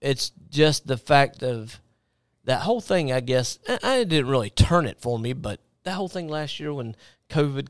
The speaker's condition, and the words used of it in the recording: No condition.